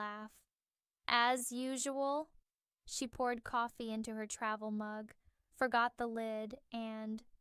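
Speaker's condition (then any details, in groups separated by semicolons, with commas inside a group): No condition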